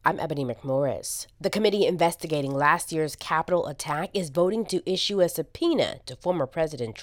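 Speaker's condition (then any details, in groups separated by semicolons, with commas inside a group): No condition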